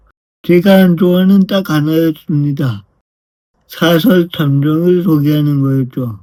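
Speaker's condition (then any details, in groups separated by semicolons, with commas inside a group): Brain lesion disability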